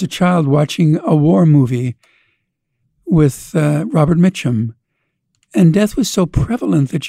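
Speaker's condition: No condition

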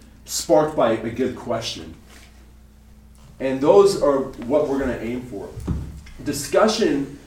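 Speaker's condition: No condition

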